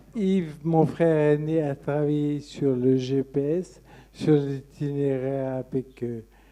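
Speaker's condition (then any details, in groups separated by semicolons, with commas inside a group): Friedreich's ataxia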